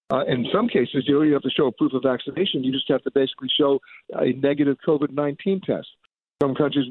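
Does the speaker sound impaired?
No.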